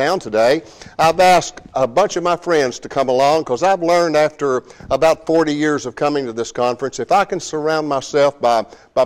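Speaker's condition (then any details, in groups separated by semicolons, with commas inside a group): No condition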